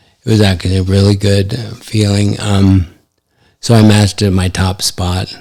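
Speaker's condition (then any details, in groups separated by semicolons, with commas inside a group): ALS; affects hand function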